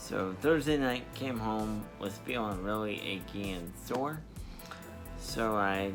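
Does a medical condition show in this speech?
Yes: spastic diplegia cerebral palsy.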